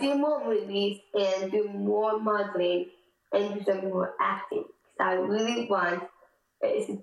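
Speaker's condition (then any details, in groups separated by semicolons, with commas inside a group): Down syndrome; age 14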